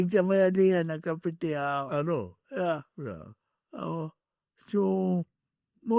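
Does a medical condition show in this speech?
Yes: cerebral palsy.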